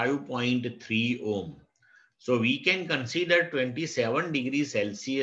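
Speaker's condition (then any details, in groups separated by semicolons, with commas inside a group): No condition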